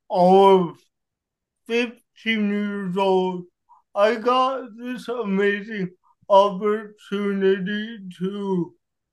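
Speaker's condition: Cerebral palsy; cerebral palsy since childhood

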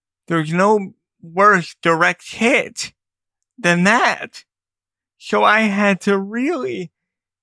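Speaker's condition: Cerebral palsy; disability school ages 3 to 6

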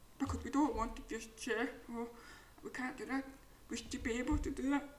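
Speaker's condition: Profound deafness; captions provided for accessibility

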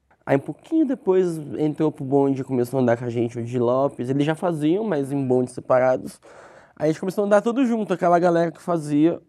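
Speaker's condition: Cleft lip; congenital cleft lip

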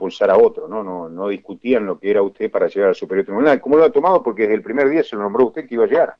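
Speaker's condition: No condition

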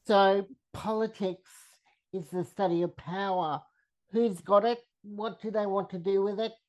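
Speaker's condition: Cerebral palsy, spastic quadriplegia; diagnosed at eight months old

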